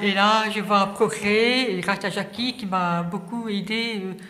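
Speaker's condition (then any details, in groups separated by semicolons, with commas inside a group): Hearing impairment from birth, congenital; no speech until age ten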